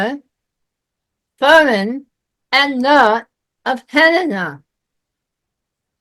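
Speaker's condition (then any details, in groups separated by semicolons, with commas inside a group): Myasthenia gravis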